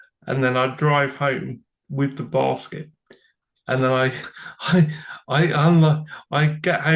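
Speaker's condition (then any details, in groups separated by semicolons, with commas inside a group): Cerebral palsy; from birth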